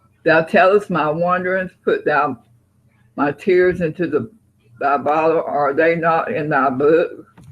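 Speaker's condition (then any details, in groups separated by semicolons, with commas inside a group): Parkinson's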